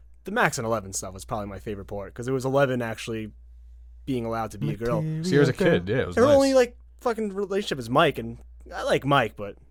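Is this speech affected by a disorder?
No.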